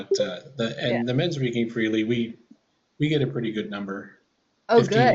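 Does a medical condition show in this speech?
No.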